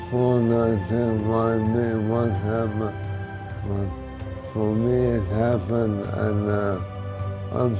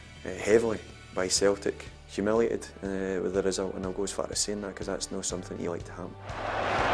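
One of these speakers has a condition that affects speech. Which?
The first: MND/ALS; progressive; since 2013; poor speech at onset, slow speech.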